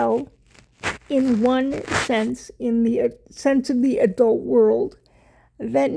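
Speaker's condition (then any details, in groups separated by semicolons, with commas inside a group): Cerebral palsy; wheelchair user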